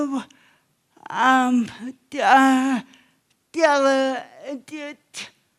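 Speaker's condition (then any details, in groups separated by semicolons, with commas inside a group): Cerebral palsy; obvious speech impairment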